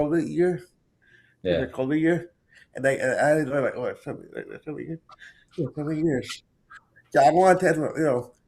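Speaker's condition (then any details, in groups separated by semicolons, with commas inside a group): Cerebral palsy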